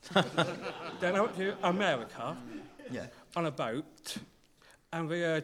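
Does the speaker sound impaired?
Yes: Down syndrome.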